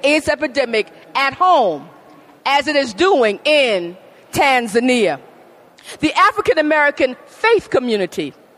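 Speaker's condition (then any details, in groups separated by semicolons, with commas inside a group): No condition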